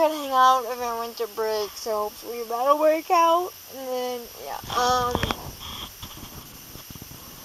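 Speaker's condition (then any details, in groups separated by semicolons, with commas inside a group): Cerebral palsy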